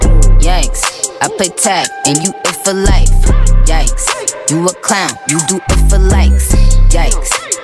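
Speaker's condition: No condition

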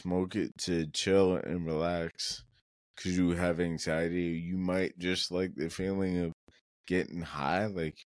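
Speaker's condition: Cerebral palsy; never tried marijuana for it

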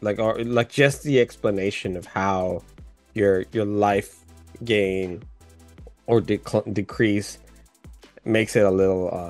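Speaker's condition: No condition

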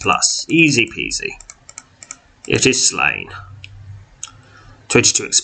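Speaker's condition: No condition

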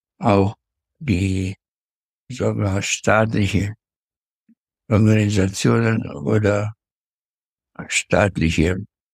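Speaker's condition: Parkinson's disease; forgets words mid-sentence

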